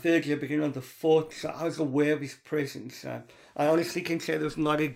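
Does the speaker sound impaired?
Yes: cleft palate (Pierre Robin syndrome), severe; delayed speech development, audible speech impediment, listeners often ask for repetition.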